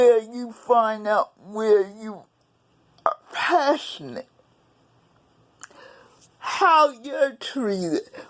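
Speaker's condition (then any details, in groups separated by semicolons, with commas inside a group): Cerebral palsy; several unnoticed strokes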